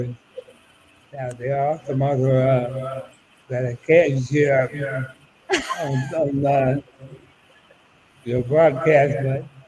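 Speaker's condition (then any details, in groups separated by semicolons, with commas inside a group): ALS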